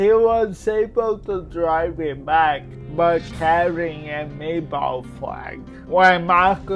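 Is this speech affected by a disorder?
Yes: cerebral palsy.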